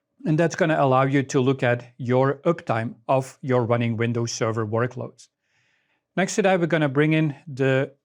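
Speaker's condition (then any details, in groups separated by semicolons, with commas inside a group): No condition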